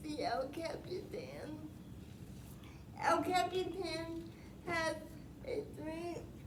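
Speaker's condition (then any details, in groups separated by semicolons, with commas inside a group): Spastic quadriplegic cerebral palsy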